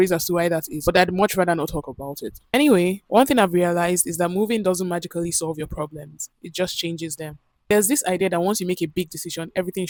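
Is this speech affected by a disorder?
No.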